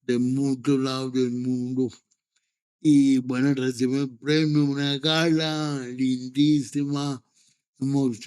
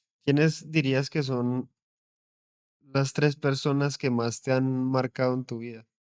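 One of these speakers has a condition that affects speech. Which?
The first: cerebral palsy; present from birth, walks with difficulty.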